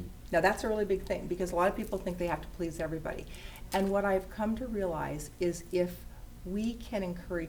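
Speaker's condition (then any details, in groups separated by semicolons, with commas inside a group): No condition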